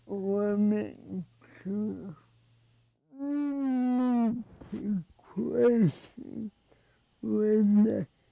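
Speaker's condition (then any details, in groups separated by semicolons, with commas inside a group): Cerebral palsy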